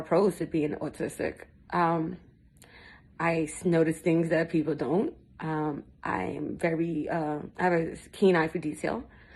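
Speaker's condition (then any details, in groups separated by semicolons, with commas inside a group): No condition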